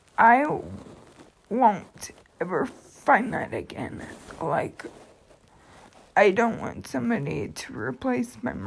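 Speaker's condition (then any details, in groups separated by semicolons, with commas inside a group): Cerebral palsy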